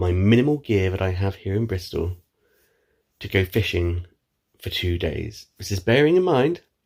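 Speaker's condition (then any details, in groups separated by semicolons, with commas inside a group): No condition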